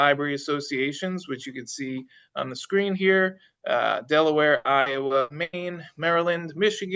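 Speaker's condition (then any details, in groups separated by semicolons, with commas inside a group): No condition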